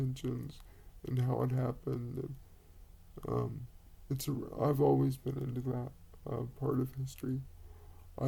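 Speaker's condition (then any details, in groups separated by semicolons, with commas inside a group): Cerebral palsy; quadriplegic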